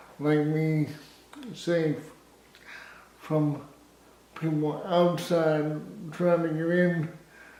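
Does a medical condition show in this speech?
Yes: cerebral palsy; spastic type.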